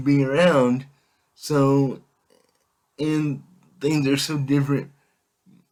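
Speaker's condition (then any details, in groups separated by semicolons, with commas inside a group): Cerebral palsy; able to speak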